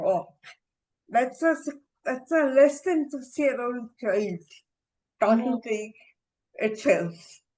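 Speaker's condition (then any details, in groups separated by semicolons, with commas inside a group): Encephalitis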